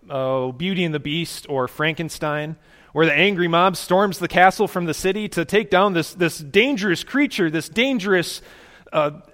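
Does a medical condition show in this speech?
No.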